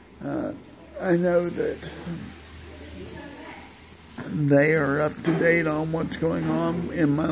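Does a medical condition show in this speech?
Yes: multiple sclerosis.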